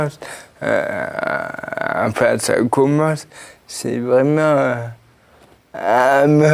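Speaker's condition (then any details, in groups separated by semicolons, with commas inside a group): Cerebral palsy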